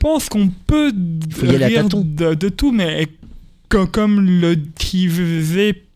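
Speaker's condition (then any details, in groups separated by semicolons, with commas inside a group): Stuttering; stuttering since early childhood at school, speech therapy helped, told elimination almost impossible; age 28, lives with stuttering and accepts it; stuttering persists, described by him as an accent; repeated sounds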